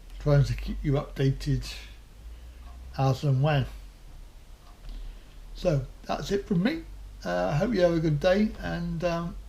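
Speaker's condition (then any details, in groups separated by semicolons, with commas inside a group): Cerebral palsy; back surgery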